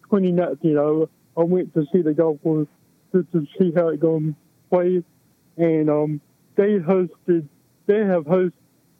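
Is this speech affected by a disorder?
Yes: cerebral palsy; affecting movement, balance and posture.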